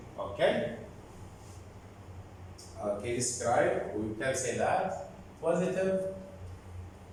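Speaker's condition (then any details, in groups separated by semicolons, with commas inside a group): No condition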